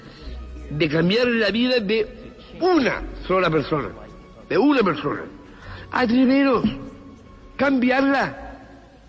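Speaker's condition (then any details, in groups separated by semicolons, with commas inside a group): Down syndrome; trisomy 21, three copies of chromosome 21, genetic, congenital, age 47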